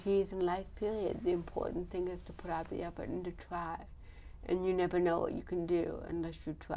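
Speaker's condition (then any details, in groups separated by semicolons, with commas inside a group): Cerebral palsy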